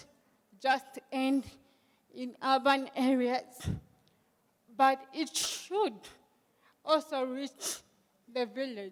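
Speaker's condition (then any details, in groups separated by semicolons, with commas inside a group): Cerebral palsy; hand use and movement control affected; steadies left hand with right, types on phone and laptop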